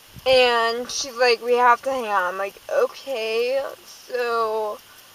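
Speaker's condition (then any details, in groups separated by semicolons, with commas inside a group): Cerebral palsy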